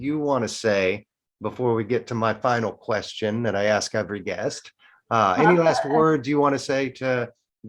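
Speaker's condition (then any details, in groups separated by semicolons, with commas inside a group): No condition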